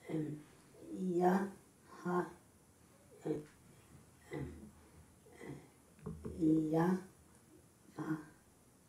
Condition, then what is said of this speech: Aphasia. Øh, og altså, en ting er, at de ikke har tid til det, men det er også ligesom om, at når du nu ikke kan tale, ja.